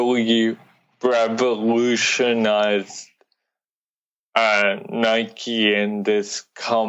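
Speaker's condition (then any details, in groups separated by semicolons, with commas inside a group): Cerebral palsy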